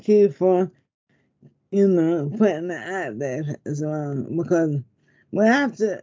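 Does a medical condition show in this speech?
Yes: motor neurone disease; diagnosed after months of speech difficulties, sees speech therapist; looks physically fine, speech affected, tested Google's Relate accessibility product; speech sounds different, listeners mistake it for stroke, relatives abroad tell her not to speak.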